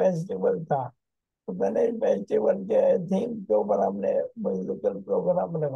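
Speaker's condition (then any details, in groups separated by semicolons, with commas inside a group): ALS; onset right index finger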